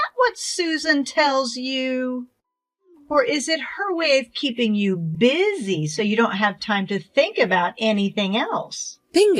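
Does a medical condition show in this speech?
No.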